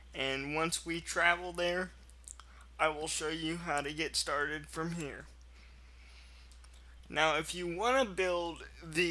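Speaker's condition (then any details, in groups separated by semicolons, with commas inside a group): Cerebral palsy, mild; speech sometimes affected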